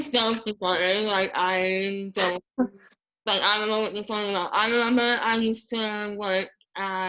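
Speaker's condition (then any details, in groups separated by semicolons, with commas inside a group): Moebius syndrome; paralyzed tongue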